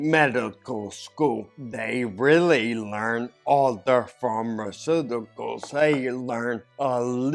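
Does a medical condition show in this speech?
Yes: ataxia.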